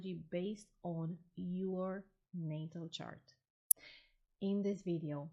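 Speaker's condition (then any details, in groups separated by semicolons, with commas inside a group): No condition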